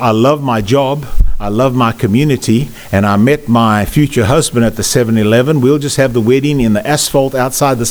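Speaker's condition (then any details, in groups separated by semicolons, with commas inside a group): No condition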